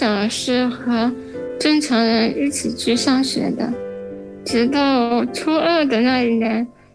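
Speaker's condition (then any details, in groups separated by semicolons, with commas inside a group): Spinal muscular atrophy; genetic motor neuron disease, most severe type, weak from birth, never stood, fully dependent for eating, sleeping, turning; age 23, outlived doctors' prognosis of not reaching adulthood, marked decline since second year of junior high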